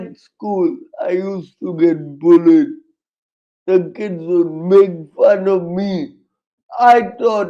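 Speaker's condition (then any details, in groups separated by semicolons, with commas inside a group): Cerebral palsy, severe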